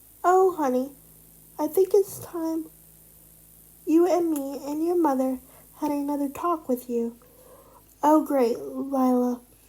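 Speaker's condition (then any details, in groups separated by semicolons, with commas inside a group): Cerebral palsy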